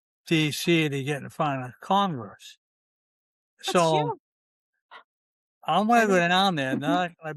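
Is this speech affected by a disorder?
Yes: ALS, C9 mutation; limb onset in fingers.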